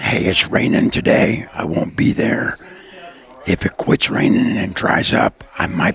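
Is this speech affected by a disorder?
Yes: throat cancer survivor; cancer beaten; raspy voice.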